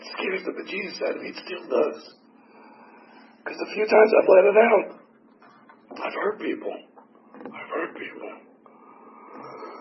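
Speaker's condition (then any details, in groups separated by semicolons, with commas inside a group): Tracheotomy; tracheotomy for 4 years, 8 surgeries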